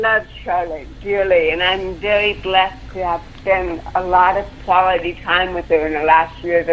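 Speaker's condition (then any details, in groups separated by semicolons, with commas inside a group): Cerebral palsy; involuntary movements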